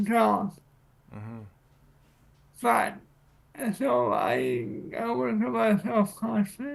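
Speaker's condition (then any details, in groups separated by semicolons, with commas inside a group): Cerebral palsy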